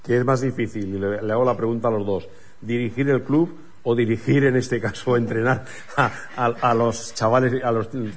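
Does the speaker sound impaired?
No.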